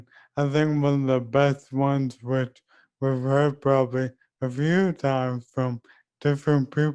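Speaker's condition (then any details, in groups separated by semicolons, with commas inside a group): ALS; voice currently clear, considering voice banking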